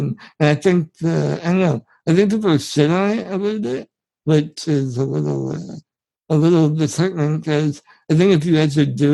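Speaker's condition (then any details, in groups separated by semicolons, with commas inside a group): Spinal muscular atrophy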